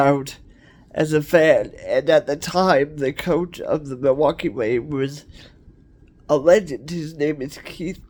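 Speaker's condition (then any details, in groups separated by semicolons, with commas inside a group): Cerebral palsy; cerebral palsy, wheelchair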